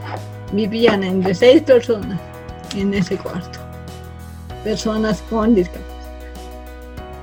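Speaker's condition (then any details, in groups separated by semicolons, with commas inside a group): Cerebral palsy from birth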